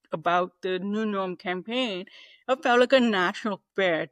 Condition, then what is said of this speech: Deafness. And I know a little bit of sign language, but I'm not surrounded by signers.